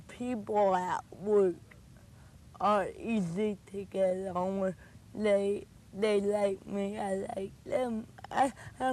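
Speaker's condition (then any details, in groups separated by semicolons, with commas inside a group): Cerebral palsy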